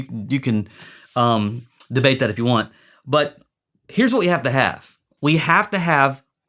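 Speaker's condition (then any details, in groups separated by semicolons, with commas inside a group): No condition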